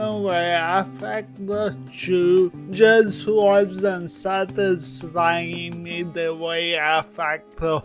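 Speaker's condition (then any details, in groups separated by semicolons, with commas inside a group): Cerebral palsy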